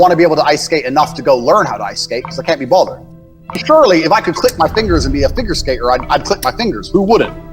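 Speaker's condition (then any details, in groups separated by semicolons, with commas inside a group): No condition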